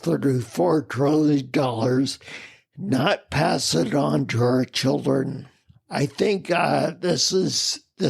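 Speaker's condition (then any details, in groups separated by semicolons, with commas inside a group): Spinocerebellar ataxia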